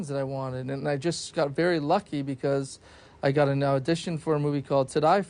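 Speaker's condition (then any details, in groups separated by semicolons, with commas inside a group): No condition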